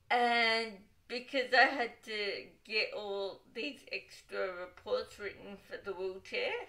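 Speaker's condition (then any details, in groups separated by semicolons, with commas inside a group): Cerebral palsy; wheelchair user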